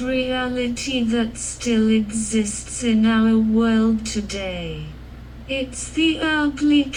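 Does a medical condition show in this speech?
Yes: cerebral palsy.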